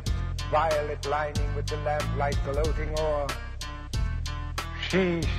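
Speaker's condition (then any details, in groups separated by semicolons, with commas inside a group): No condition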